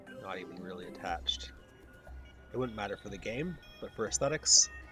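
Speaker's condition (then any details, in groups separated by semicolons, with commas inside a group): No condition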